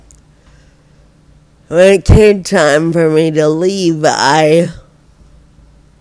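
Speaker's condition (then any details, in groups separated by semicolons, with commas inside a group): Friedreich ataxia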